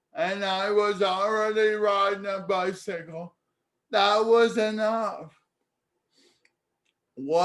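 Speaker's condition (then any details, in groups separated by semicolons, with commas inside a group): Cerebral palsy; speech therapy in childhood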